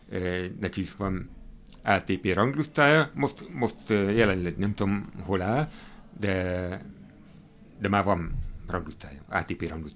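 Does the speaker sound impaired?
Yes: hearing impairment; hard of hearing.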